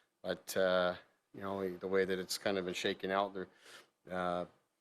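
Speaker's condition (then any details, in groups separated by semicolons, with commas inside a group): No condition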